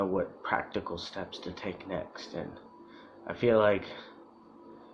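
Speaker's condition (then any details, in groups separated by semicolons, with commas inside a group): No condition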